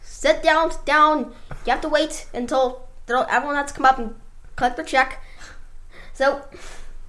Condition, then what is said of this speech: Stuttering. And whenever I have pressure on me, I don't really stutter.